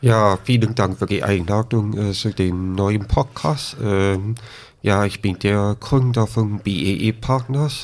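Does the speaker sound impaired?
Yes: deafness with cochlear implant, congenital deafness; born deaf, cochlear implant surgery at 13.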